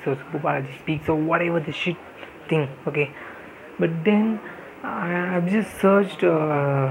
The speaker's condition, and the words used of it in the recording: Stuttering. As stammering, it happens, man. Yeah, because I'm a stammer.